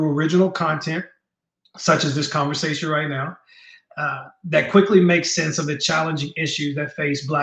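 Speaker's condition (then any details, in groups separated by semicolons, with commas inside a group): No condition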